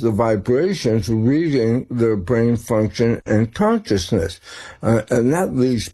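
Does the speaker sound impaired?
Yes: tongue cancer; began with hearing problem and ear pain, throat scan malignant, later benign; slurred speech.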